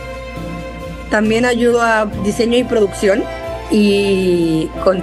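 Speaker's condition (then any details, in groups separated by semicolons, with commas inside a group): Down syndrome; genetic, present from birth; first student with Down syndrome at Escuela de Locutores de Chile, graduated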